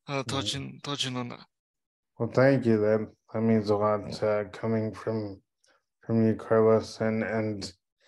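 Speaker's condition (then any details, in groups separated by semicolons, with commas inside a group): Cerebral palsy; cerebral palsy from birth, oxygen lack at birth, power wheelchair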